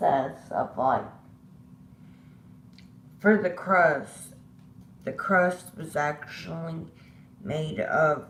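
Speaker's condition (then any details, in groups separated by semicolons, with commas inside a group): Disability causing slurred speech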